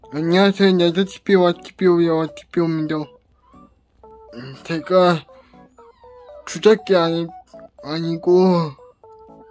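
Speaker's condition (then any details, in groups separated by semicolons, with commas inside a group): Cerebral palsy; brain lesion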